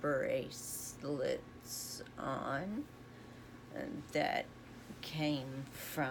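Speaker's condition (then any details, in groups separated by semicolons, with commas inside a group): Essential tremor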